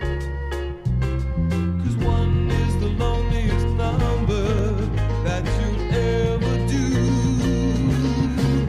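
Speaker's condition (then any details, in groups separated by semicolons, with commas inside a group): No condition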